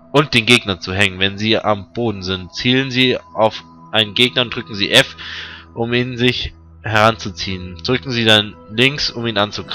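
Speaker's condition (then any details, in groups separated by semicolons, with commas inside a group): No condition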